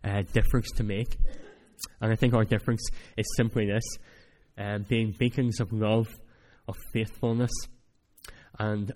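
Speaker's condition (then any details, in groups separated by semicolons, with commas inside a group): Cleft palate; speech not that clear at times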